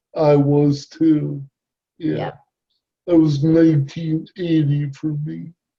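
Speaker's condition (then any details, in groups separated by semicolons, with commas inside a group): Cerebral palsy; present from birth; no therapy for years, therapy through 6th grade; speech impairment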